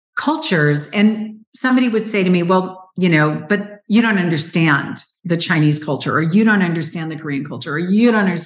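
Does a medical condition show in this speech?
No.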